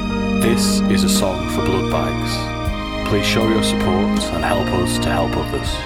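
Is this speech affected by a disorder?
No.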